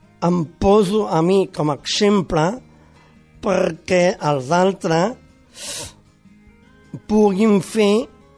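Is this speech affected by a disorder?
Yes: Down syndrome; congenital, born with it.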